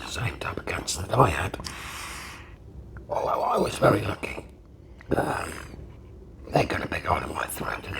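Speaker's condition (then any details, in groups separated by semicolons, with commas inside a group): Laryngectomy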